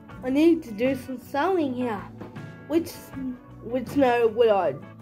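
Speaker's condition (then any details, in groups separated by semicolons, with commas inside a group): Cerebral palsy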